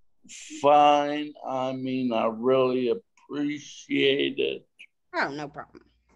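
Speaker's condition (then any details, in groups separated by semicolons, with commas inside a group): Traumatic brain injury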